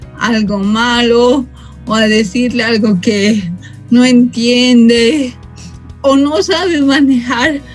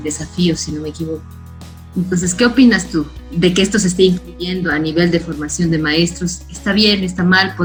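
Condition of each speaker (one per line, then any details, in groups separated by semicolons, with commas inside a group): Cerebral palsy from birth; from birth, lack of oxygen, affects motor, language, posture; speech and language affected
No condition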